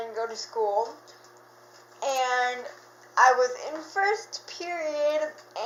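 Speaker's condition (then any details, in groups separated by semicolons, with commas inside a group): Cerebral palsy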